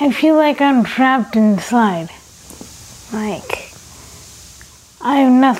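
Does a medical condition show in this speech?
Yes: cerebral palsy; mobility issues, painful physiotherapy, surgery in the States to help walking, mobility still limited; age 11, recent arm surgery, needs adaptive bicycle.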